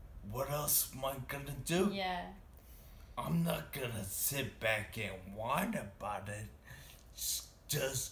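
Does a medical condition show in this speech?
Yes: traumatic brain injury.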